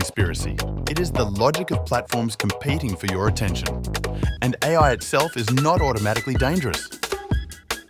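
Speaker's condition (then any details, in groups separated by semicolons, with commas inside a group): No condition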